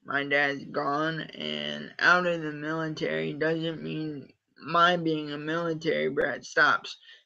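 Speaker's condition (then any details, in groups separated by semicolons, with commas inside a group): Cerebral palsy; from birth, uses wheelchair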